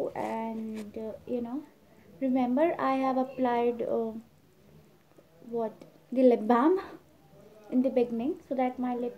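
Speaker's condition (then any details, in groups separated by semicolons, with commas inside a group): No condition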